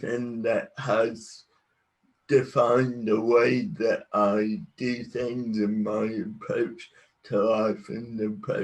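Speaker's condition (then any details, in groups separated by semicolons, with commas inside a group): Cerebral palsy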